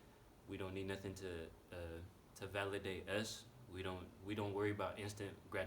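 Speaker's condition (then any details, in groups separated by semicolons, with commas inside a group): No condition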